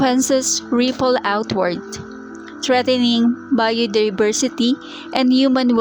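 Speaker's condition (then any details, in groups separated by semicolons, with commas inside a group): No condition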